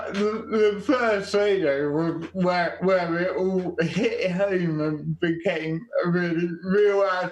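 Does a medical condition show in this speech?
Yes: quadriplegic cerebral palsy.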